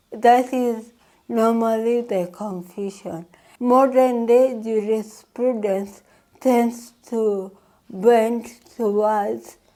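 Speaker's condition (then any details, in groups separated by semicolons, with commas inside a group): Cerebral palsy; from birth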